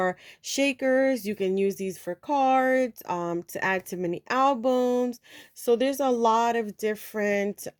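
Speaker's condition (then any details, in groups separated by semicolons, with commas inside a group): No condition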